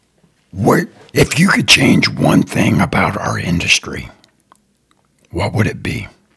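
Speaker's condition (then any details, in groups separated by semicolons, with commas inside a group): Throat cancer; came through it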